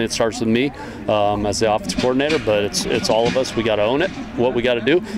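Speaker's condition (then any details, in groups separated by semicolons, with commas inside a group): No condition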